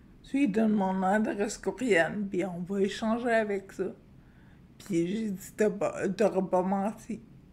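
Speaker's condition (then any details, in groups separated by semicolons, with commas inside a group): Friedreich's ataxia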